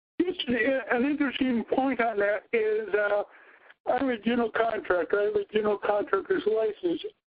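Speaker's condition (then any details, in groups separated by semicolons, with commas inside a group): Cerebral palsy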